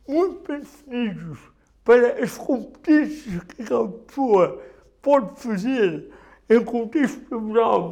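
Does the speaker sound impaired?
Yes: cerebral palsy; difficulty speaking but not communicating, voice may sound strange, listeners wrongly assume intellectual deficit.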